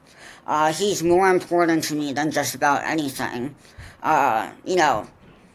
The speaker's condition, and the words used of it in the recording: Deafness. I'm not even very good at this, but, I've had to take training, and you're just a natural.